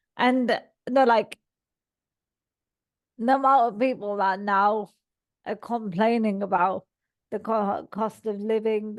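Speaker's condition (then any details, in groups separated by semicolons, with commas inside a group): Cerebral palsy; all four limbs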